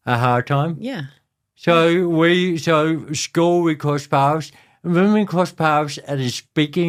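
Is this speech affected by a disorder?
Yes: cerebral palsy.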